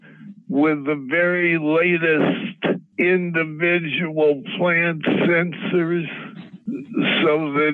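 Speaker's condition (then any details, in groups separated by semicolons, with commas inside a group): Parkinson's disease; preferred by tincture dropper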